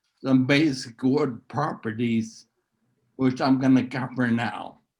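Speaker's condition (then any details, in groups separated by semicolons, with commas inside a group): Neurological disease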